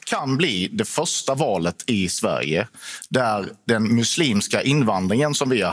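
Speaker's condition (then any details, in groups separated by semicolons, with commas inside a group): No condition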